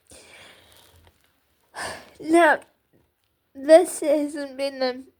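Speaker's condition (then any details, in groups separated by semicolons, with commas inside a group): Cerebral palsy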